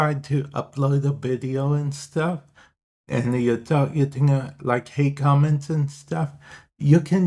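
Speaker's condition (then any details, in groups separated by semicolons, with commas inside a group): Cerebral palsy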